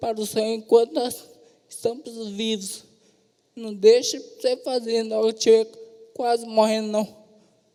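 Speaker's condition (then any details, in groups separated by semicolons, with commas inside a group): Traumatic brain injury, severe; regained sounds after predicted inability to speak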